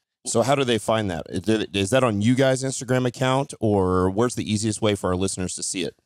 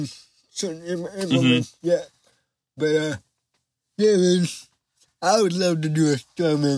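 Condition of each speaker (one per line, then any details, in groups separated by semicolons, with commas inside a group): No condition
Cerebral palsy; knees cave, unpredictable body movements; improving stability and control with strength training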